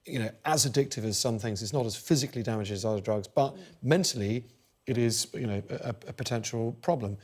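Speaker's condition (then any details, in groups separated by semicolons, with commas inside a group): No condition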